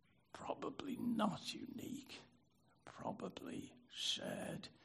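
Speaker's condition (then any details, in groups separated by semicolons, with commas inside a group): Spasmodic dysphonia; cause unknown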